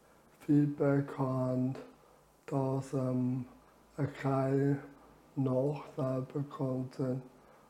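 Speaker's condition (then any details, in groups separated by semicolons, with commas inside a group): ALS; about nine years since diagnosis, lung volume declining with disease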